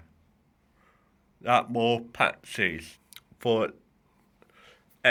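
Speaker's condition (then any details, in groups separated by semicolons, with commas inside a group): Cerebral palsy; needs help shopping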